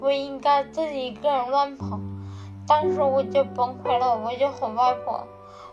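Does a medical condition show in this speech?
Yes: cerebellar atrophy, hereditary; slurred speech first.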